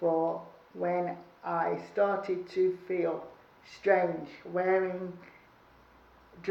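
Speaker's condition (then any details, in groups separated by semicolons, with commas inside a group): Cerebral palsy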